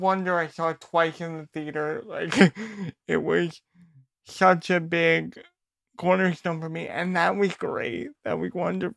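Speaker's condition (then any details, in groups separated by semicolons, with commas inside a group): Cerebral palsy; hard to hold pencil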